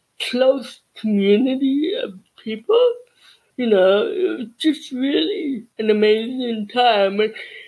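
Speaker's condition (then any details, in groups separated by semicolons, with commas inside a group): Cerebral palsy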